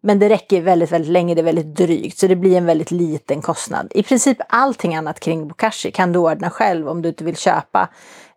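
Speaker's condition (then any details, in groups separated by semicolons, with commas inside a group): No condition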